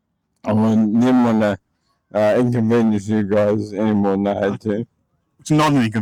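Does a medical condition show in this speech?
Yes: motor neurone disease; recently diagnosed, motorized wheelchair, dietician, physio, occupational therapy.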